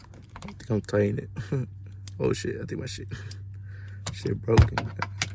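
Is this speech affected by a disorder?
No.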